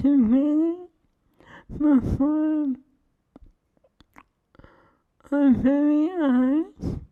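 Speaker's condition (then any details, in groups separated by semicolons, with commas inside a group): ALS; feeding tube; swallowing lost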